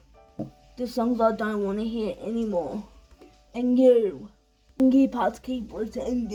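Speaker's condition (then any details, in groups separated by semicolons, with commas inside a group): Cerebral palsy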